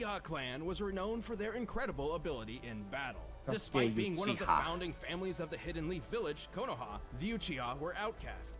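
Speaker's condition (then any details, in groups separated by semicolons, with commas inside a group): No condition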